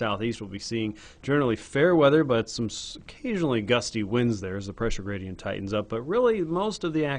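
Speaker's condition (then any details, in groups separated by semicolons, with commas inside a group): No condition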